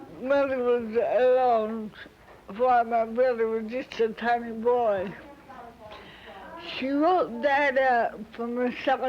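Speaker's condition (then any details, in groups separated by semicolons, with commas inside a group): Cerebral palsy; halting voice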